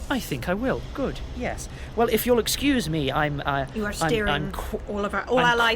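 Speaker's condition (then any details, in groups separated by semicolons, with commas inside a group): No condition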